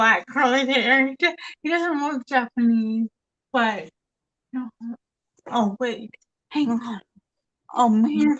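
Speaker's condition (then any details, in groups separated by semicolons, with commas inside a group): Traumatic brain injury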